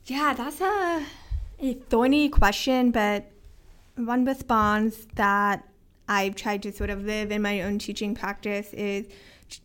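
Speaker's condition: Hearing loss with cochlear implants; pretty good speech and listening comprehension in childhood, kept on speech path

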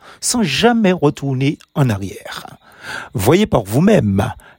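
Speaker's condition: No condition

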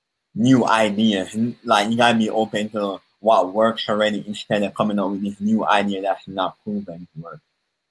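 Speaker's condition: Cleft palate; congenital cleft palate, speech impediment since birth; speech impediment noticeable to listeners

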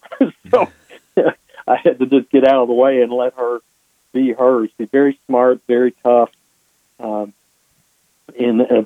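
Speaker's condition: No condition

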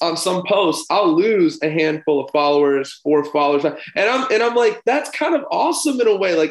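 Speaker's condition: No condition

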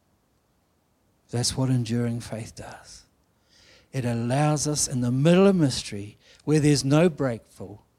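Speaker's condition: No condition

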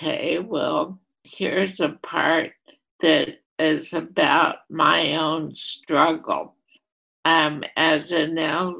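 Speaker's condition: ALS, primary lateral sclerosis; voice affected

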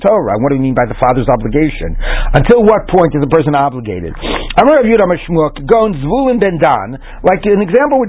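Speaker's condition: No condition

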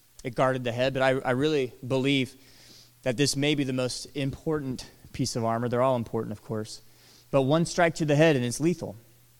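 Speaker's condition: No condition

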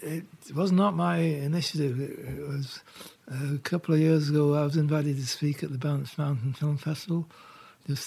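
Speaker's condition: Parkinson's; diagnosed about 4 years ago

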